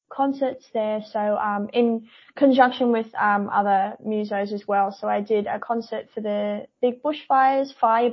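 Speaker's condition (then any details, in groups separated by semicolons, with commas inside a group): Cleft palate; congenital cleft palate, no palate roof at birth, repair surgeries at 18 months, palate later stretched; after slight palate revision surgery, closure restored, ongoing monitoring, further surgery not soon, protecting voice; palate not closing correctly before revision, now projects with ease, more singing control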